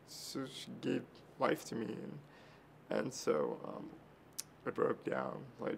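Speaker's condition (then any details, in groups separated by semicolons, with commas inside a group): Cerebral palsy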